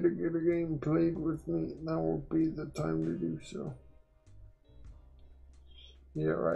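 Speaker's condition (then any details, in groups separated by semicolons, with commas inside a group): Quadriplegic cerebral palsy; uses one hand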